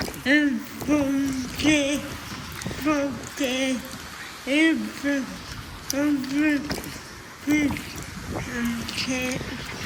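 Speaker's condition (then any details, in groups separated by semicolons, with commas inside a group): Cerebral palsy; from birth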